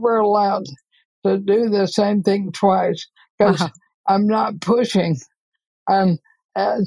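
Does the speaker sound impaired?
Yes: ALS; expects to die within couple of years.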